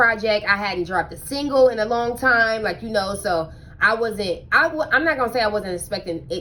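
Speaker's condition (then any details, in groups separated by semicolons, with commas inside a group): No condition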